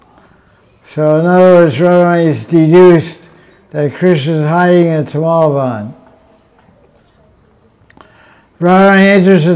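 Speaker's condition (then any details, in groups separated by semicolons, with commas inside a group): Deafness; asks audience whether heard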